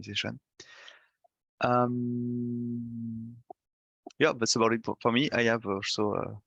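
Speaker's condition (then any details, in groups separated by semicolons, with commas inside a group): No condition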